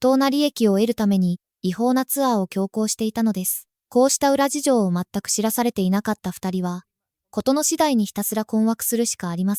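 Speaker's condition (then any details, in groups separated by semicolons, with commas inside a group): No condition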